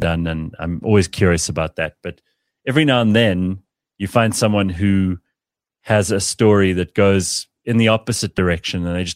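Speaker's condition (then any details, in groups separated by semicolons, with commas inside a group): No condition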